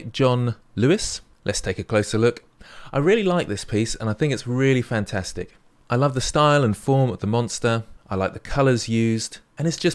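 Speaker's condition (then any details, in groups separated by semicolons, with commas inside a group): No condition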